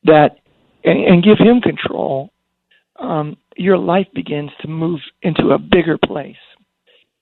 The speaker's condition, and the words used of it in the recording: Spasmodic dysphonia. And when I have to speak loudly or try to project my voice, the muscle spasms kind of take over and my voice breaks apart.